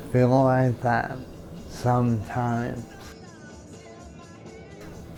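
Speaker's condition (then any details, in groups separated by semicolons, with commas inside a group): Brain injury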